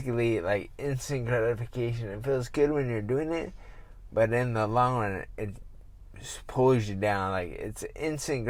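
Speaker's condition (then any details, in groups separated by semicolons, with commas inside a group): Traumatic brain injury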